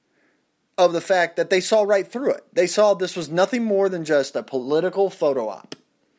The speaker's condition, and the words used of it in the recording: None; typical speech.